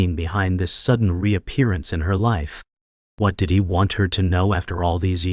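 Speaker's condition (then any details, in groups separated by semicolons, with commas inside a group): No condition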